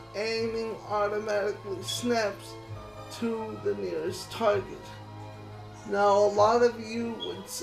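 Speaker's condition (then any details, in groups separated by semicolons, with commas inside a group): Cerebral palsy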